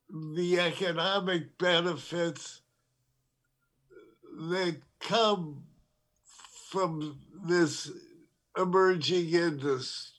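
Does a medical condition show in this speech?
Yes: Parkinson's disease; tremor.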